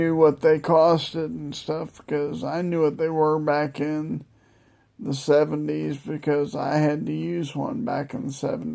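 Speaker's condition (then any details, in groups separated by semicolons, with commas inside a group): Multiple sclerosis; wheelchair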